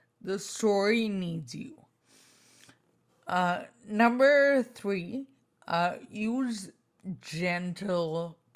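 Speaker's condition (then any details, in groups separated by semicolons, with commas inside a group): Spinocerebellar ataxia type 2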